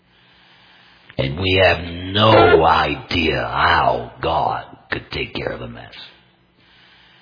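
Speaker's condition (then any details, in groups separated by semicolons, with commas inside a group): Total laryngectomy, complete laryngectomy, voice prosthesis; complete laryngectomy for larynx cancer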